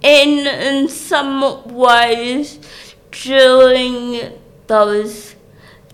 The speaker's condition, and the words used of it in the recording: Cerebral palsy. Um, so I use a wheelchair and my speech is also obviously treated, mm-hmm. and I have difficulty with coordination.